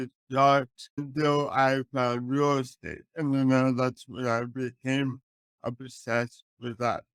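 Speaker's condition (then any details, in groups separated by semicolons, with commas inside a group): Cerebral palsy; speech affected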